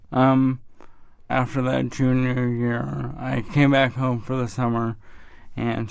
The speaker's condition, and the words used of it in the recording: ALS (motor neuron disease). So the fact that over four years later that I can still walk around and communicate without a communication or device or use a wheelchair